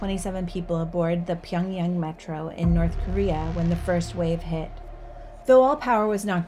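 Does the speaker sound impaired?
No.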